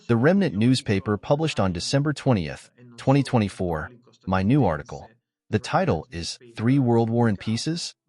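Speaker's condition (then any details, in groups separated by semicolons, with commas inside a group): No condition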